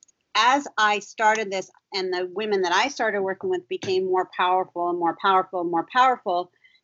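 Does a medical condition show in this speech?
No.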